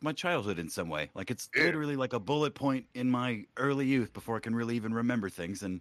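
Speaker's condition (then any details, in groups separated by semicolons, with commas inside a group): No condition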